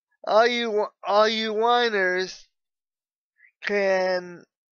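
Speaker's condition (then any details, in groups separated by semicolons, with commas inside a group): Cerebral palsy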